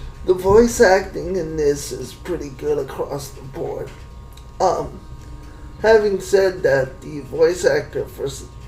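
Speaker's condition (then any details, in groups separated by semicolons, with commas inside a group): Cerebral palsy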